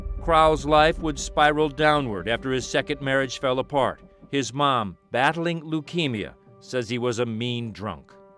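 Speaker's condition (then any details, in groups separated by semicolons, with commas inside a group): No condition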